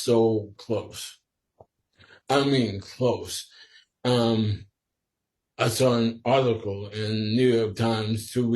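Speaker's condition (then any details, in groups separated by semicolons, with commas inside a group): Sporadic ALS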